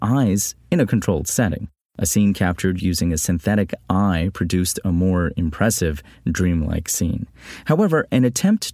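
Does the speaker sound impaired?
No.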